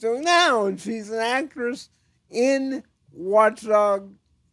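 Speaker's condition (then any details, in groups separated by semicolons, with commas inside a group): Cerebral palsy; types with one finger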